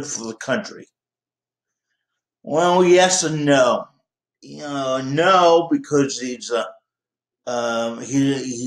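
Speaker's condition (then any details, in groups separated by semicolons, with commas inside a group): Cerebral palsy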